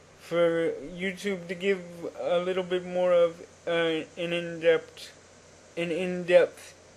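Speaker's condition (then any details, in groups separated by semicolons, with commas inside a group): Cerebral palsy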